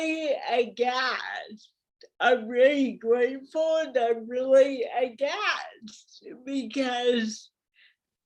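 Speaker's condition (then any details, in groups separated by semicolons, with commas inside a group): Cerebral palsy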